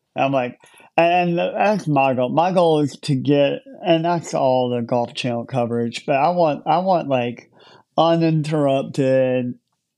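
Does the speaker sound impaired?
Yes: cleft lip and palate; congenital cleft lip and palate, born in Ukraine.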